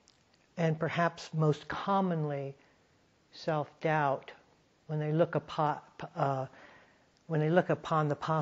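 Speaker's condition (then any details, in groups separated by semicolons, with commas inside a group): No condition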